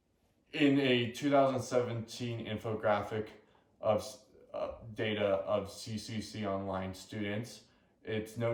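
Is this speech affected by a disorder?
No.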